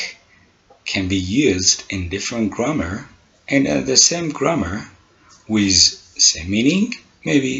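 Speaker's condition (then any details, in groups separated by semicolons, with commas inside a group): No condition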